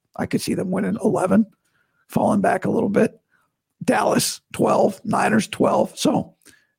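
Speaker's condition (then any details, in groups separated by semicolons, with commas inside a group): Vocal cord surgery recovery; voice still sounds bad to new listeners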